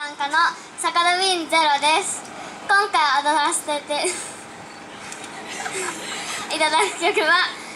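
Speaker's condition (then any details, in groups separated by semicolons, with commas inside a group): No condition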